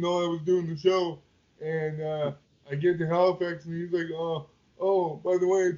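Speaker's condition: Quadriplegic cerebral palsy; wheelchair user

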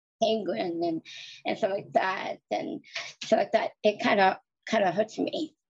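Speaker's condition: Down syndrome; flat feet

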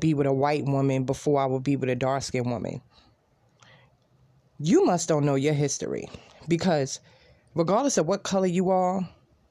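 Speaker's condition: No condition

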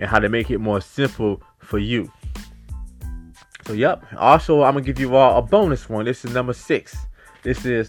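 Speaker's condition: No condition

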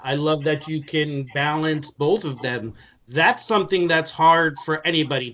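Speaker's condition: No condition

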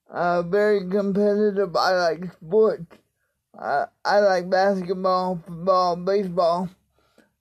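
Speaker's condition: Cerebral palsy, spastic quadriplegic; not ambulatory

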